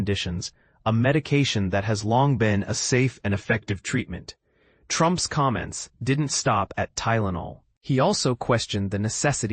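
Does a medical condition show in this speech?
No.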